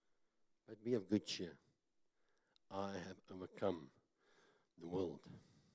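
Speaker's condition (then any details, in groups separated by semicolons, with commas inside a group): Cleft palate; upper jaw broken and pulled apart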